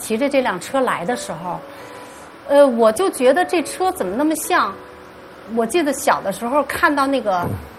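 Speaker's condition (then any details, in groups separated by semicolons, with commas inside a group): No condition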